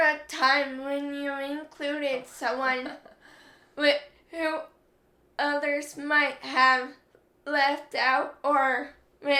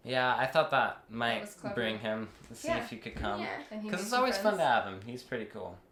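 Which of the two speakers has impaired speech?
The first: cerebral palsy; brain injury, poor muscle control throughout body; hard to talk.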